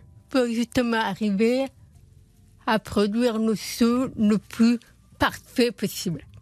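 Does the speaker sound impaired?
Yes: profound congenital deafness; profound deafness from birth, diagnosed at nine months, hearing aids from age one, later cochlear implant; implant partly misplaced, third of electrodes in middle ear, lip-reads, phone via apps, first call at 36; told would never speak, learned speech by lip-reading, never heard own voice, twenty years of speech work.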